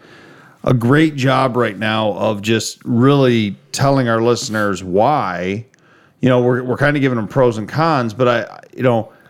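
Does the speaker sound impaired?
No.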